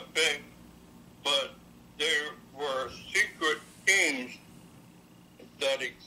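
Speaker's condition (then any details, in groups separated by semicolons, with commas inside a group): Parkinson's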